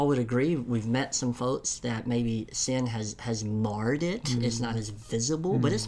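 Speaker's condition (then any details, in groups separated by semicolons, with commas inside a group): Cleft lip and palate; congenital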